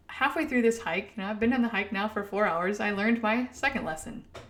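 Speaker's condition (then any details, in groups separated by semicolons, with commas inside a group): No condition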